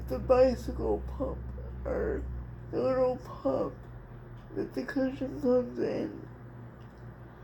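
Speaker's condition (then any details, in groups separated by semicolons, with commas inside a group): Cerebral palsy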